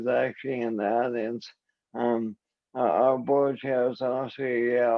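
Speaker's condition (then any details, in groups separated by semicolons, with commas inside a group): ALS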